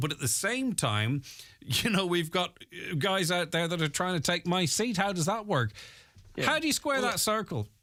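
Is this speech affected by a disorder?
No.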